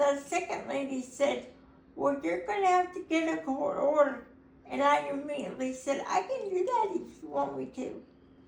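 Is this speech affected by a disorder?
Yes: cerebral palsy; able to talk.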